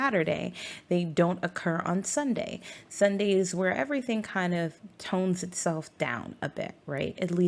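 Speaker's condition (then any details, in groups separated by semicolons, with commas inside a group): No condition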